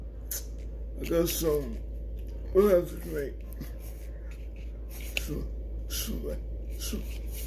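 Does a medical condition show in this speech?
Yes: cerebral palsy.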